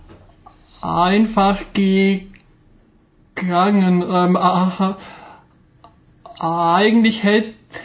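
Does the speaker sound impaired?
Yes: stuttering; severe stuttering, difficult since school years, persisting into working life; strong stuttering symptoms; constantly affected, including when ordering, paying in shops and at work; here repeated sounds, prolonged sounds, blocks.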